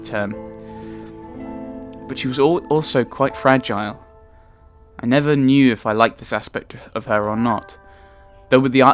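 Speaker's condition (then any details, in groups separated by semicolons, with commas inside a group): No condition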